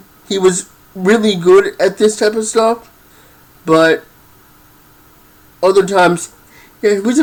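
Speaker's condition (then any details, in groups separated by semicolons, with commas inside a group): Cerebral palsy, spastic diplegia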